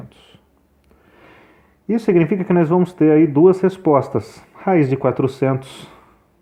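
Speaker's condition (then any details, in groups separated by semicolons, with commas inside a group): No condition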